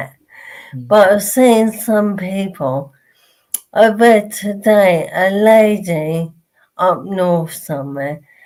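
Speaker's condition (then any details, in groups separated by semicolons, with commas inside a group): Motor neurone disease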